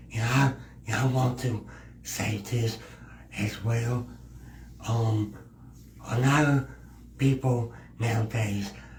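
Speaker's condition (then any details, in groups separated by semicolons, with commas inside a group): Cerebral palsy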